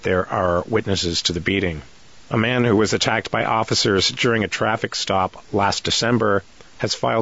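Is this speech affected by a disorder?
No.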